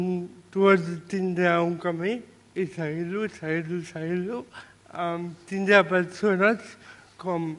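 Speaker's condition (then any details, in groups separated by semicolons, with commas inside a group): Cerebral palsy; physical form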